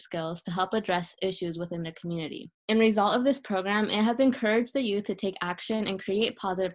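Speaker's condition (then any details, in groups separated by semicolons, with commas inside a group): No condition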